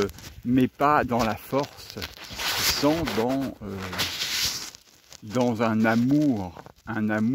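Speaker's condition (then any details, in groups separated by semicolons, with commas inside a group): No condition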